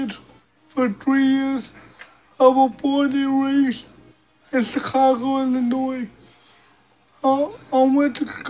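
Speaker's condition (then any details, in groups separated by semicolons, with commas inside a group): Cerebral palsy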